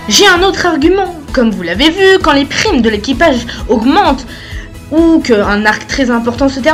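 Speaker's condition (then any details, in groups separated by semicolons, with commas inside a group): No condition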